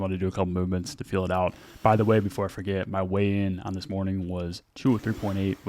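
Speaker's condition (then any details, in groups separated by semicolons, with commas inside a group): No condition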